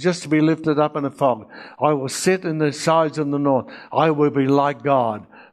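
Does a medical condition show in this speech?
No.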